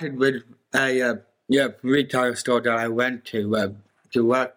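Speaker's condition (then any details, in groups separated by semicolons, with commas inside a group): Down syndrome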